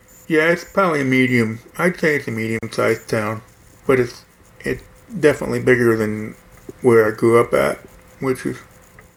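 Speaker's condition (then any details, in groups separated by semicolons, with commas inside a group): Hearing loss; implant within last few years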